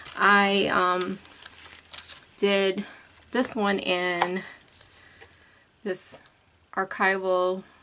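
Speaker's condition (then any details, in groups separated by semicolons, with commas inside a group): No condition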